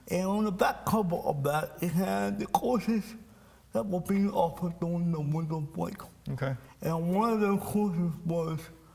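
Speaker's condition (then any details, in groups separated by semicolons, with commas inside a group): Cerebral palsy; from birth; speech impairment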